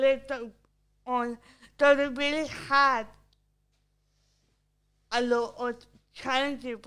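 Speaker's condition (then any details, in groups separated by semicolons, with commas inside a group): Cerebral palsy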